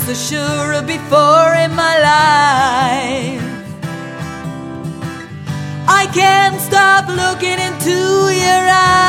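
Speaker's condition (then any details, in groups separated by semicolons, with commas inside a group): No condition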